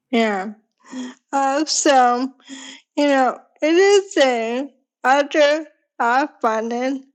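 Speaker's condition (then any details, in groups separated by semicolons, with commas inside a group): ALS; sporadic form, onset in pinky finger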